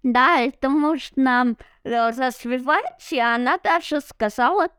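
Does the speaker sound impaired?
Yes: cerebral palsy; abnormal gait, needs help on stairs without railings, walks everywhere, no wheelchair, home-schooled as child; no felt limitations currently.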